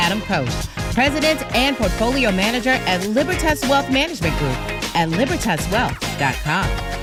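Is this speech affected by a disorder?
No.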